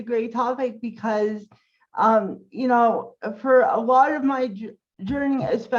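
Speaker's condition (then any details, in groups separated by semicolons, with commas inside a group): Cerebral palsy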